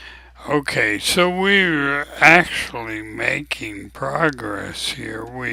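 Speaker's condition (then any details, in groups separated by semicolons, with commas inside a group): ALS; abnormally slow voice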